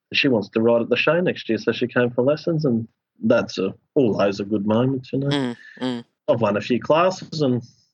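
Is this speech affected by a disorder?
No.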